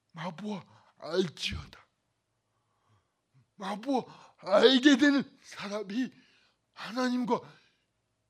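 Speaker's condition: Cerebral palsy; cervical spine c2 to c7 damaged, two surgeries upcoming, not curative, may need reoperation, worsening

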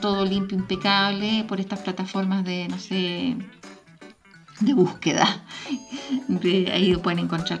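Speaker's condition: No condition

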